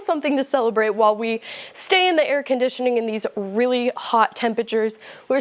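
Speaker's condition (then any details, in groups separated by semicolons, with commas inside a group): No condition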